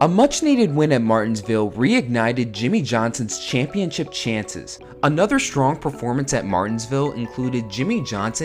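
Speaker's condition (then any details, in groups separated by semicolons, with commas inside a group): No condition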